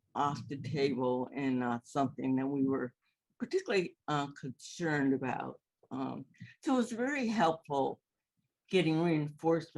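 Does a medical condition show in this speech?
Yes: cerebral palsy.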